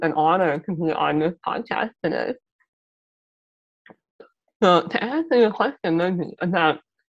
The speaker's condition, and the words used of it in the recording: Muscular dystrophy. I also have a bit of a speech impairment, but I hope that all of you out there are doing all right with understanding my speech so far.